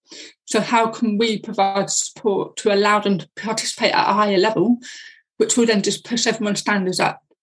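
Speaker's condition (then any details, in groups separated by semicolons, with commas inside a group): Deafness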